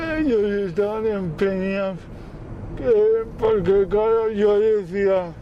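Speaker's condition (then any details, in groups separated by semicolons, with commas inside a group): Cerebral palsy; from birth, birth complication with forceps delivery, all four limbs affected, muscle atrophy in hands and legs, drives automatic car; age 36; speech slightly affected, some difficulty speaking but understood perfectly, once not understood by phone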